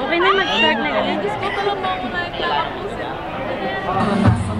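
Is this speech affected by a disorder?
No.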